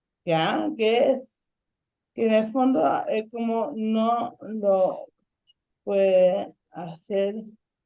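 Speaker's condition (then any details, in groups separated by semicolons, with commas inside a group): Ataxic cerebral palsy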